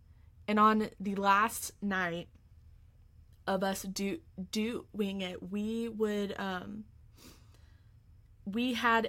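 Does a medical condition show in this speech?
Yes: stuttering; fear of speaking in front of groups, school accommodations for presenting projects, found national stuttering association; many fears about speaking; here repeated sounds, repeated words, prolonged sounds.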